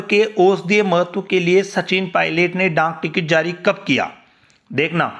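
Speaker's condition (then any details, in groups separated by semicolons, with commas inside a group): No condition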